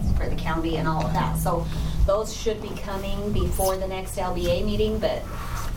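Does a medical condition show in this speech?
No.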